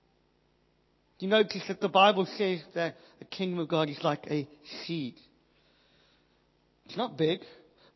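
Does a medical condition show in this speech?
Yes: cleft palate, Pierre Robin syndrome.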